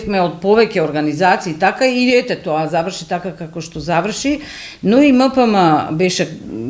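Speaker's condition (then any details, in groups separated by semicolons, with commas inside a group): No condition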